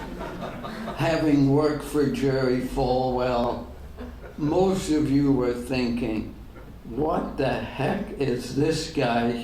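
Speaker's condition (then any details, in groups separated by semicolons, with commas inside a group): ALS; degenerative; diagnosed ten years ago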